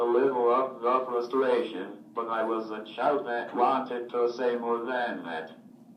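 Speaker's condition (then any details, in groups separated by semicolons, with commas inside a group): Cerebral palsy, athetoid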